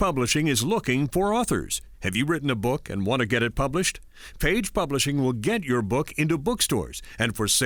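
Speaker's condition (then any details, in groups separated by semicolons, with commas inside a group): No condition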